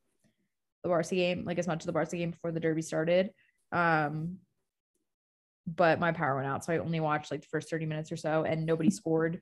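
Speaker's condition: No condition

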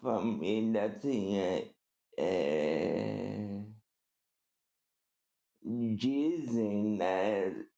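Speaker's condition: Cerebral palsy; nurse induced a dose during delivery

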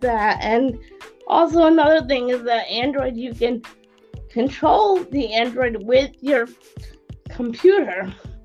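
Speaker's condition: Cerebral palsy; quadriplegic

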